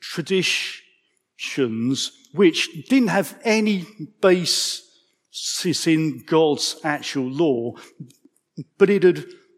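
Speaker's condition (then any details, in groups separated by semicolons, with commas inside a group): Stammer; man aged 55; prolonged sounds, blocks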